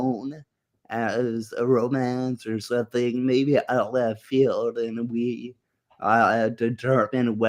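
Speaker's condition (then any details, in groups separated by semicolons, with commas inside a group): Muscular dystrophy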